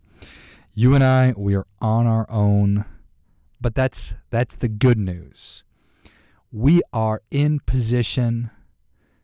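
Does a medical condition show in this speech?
No.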